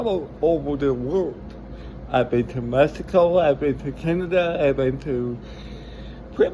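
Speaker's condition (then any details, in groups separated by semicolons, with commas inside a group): Cerebral palsy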